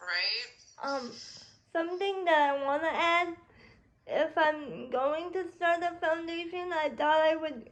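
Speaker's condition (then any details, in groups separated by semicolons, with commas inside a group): Cerebral palsy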